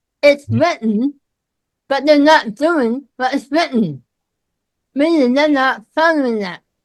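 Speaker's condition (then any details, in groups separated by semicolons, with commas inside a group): Myasthenia gravis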